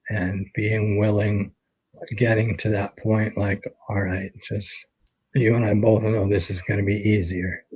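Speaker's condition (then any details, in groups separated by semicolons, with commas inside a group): ALS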